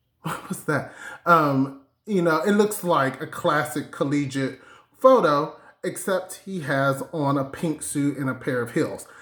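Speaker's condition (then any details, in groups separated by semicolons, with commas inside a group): No condition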